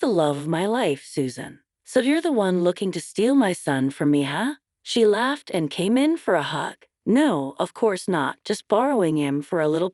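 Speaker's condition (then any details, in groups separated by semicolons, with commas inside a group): No condition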